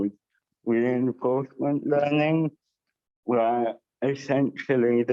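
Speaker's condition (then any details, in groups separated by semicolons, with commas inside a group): Cerebral palsy with dysarthria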